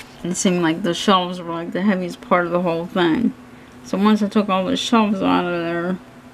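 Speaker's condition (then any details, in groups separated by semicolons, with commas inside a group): Cerebral palsy; hands affected, shaking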